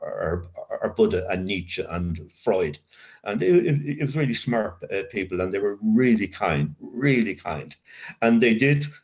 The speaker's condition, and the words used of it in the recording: Stuttering. And then my stutter went from being it was no longer overt.